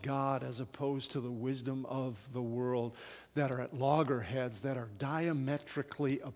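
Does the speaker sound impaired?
No.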